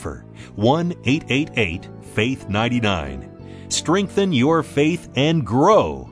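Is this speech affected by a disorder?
No.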